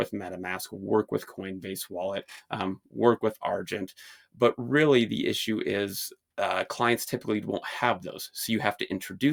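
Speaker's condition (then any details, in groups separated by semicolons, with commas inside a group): No condition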